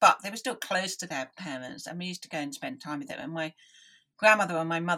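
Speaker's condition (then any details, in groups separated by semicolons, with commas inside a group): Deafness; deaf from early age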